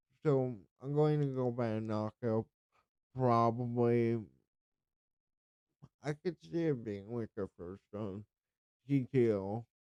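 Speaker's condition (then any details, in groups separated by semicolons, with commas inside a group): Cerebral palsy; speech affected by cerebral palsy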